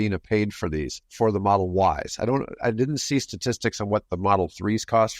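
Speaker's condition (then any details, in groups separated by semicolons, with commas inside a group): No condition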